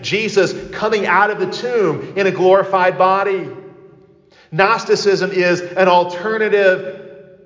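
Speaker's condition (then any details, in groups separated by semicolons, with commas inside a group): No condition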